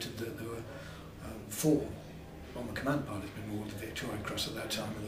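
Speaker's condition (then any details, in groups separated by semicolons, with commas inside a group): No condition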